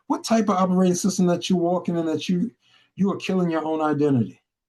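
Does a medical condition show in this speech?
No.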